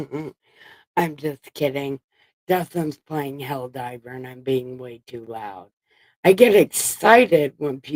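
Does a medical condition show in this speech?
Yes: brain injury; about 10 years after injury.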